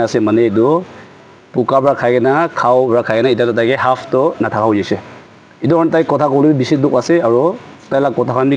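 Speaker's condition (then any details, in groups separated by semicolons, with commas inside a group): No condition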